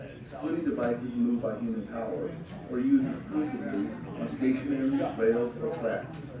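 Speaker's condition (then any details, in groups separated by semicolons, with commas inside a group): No condition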